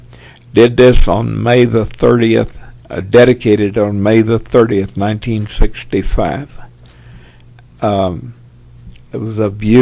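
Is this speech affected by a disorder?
Yes: Parkinson's; tremors as early symptom.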